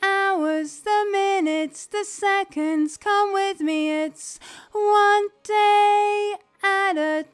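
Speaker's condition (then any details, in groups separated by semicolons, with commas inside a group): No condition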